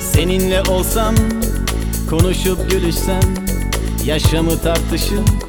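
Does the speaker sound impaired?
No.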